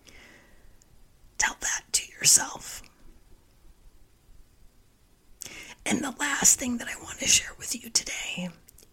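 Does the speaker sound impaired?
Yes: spasmodic dysphonia; linked by speaker to stress and overwhelm from previous years; currently dealing with and working through it, still recovering; voice sounds like laryngitis.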